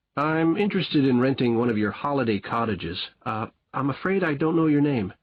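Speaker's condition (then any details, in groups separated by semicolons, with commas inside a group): No condition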